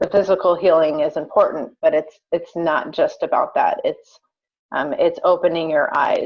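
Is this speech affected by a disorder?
No.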